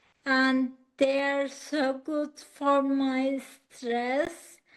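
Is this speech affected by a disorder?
Yes: acquired ataxia.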